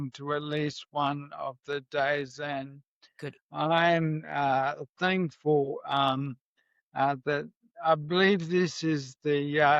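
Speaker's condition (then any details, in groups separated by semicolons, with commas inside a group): MND; voice may sound shaky from clonus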